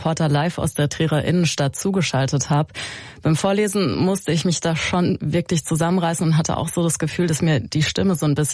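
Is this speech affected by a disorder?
No.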